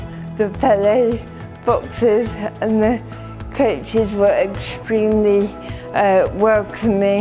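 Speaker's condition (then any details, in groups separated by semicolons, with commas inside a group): Cerebral palsy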